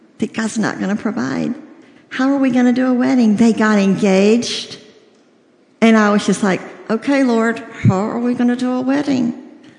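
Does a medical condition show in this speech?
Yes: cleft lip and palate, severe.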